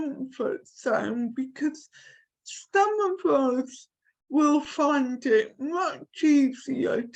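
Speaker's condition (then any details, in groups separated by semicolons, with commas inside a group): Cerebral palsy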